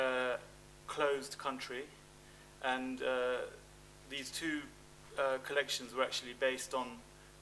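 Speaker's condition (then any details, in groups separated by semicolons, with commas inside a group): No condition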